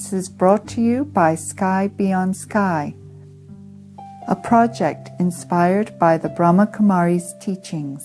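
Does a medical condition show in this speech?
No.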